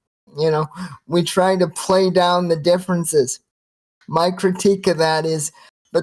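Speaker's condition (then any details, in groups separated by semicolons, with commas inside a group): Cerebral palsy, spastic quadriplegia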